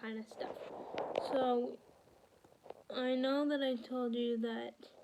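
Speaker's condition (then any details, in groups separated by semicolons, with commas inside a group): Cerebral palsy, spastic quadriplegic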